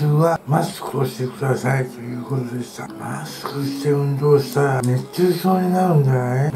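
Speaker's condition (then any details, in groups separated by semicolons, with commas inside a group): Tongue cancer, partial glossectomy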